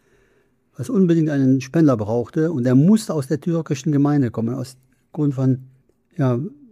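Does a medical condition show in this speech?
Yes: Parkinson's disease; speech therapy trains facial muscles against freezing face and speech against decline, going well.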